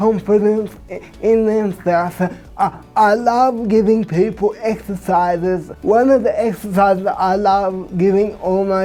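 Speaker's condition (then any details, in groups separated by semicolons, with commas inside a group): Cerebral palsy; from birth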